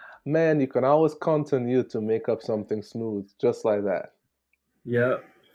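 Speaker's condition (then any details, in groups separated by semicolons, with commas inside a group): No condition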